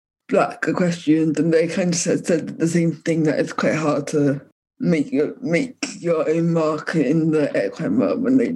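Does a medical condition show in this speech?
Yes: cerebral palsy; lack of oxygen during birth.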